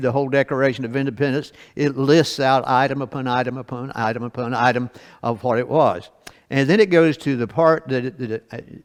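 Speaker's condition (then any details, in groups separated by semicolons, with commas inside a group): No condition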